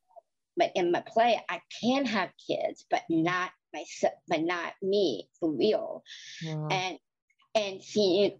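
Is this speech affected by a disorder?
Yes: Down syndrome; flat feet.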